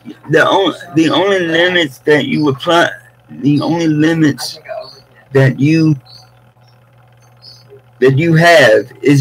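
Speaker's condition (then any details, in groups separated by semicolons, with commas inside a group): Cerebral palsy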